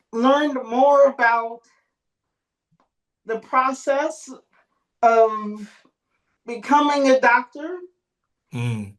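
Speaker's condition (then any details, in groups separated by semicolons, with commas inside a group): Cerebral palsy; since childhood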